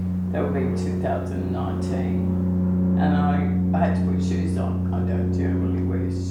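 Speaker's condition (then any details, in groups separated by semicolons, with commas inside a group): ALS/MND; onset foot drop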